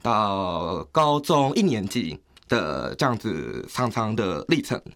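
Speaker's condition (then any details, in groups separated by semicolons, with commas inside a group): Hearing loss with cochlear implant; progressive hearing loss from childhood, cause unknown despite mri, genetic testing; surgically placed after deep-canal, in-canal and behind-the-ear hearing aids; slight accent, taken for abc, southeast asian or overseas chinese, word order and naturalness normal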